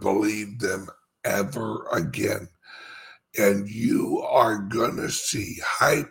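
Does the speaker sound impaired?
Yes: speech impediment; slight speech impediment; raspy voice attributed to talking so much; says barely able to talk, calls self horrible singer.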